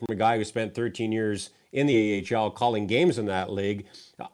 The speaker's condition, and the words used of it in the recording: None; typical speech.